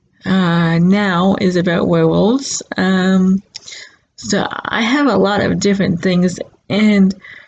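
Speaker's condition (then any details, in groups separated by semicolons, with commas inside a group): Cerebral palsy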